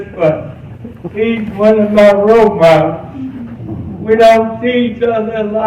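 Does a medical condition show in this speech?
Yes: cerebral palsy; present from birth.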